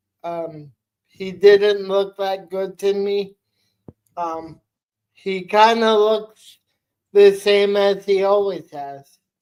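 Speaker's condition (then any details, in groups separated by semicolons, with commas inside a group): Cerebral palsy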